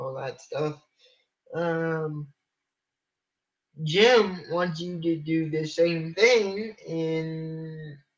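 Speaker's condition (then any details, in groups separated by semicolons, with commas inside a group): Cerebral palsy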